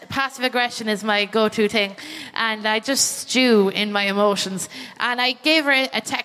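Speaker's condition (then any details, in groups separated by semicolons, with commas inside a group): No condition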